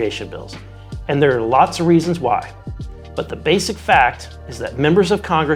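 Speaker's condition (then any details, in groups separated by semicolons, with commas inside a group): No condition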